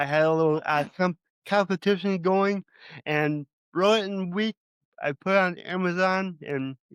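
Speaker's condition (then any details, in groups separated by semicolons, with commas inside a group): Cerebral palsy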